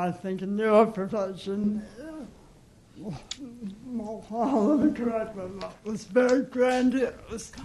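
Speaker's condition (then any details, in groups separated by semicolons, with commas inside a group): Cerebral palsy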